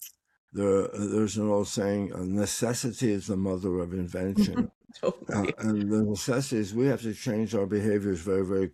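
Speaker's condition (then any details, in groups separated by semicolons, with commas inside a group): Tongue cancer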